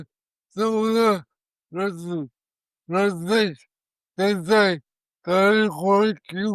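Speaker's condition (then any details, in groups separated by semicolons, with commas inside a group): Cerebral palsy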